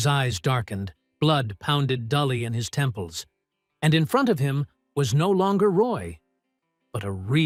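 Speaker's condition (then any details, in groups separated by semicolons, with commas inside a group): No condition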